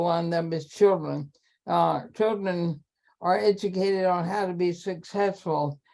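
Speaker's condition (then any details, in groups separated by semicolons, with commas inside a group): ALS; terminal, cannot handwrite, can still type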